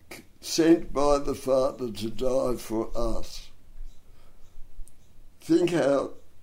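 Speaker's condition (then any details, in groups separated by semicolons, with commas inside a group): Dystonia and cerebral palsy; cerebral palsy from birth in right arm, bronchial asthma, adult dystonia pulling neck backwards, hard-to-diagnose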